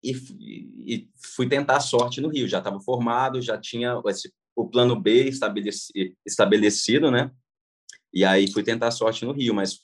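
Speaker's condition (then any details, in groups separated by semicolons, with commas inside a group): Stuttering; since early childhood, cause unknown, severe until age 19-20, long speech therapy, theatre helped; still stutters, greatly improved, stutter returns when talking about stuttering; syllable repetitions, worse when nervous, almost none with memorized text; prolonged sounds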